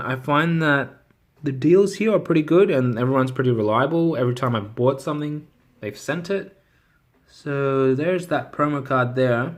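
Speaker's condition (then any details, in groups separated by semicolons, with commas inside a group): No condition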